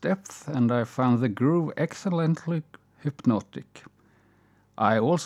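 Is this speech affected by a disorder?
No.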